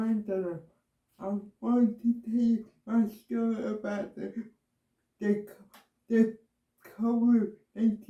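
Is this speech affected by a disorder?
Yes: cerebral palsy, myasthenia gravis.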